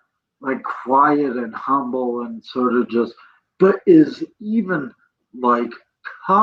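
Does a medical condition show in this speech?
Yes: cerebral palsy; present from birth.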